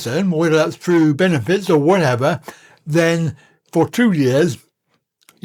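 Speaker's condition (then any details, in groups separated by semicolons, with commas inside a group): Cerebral palsy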